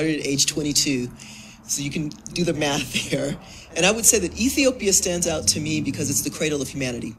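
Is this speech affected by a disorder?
No.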